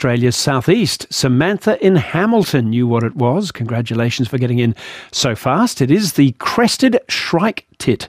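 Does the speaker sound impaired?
No.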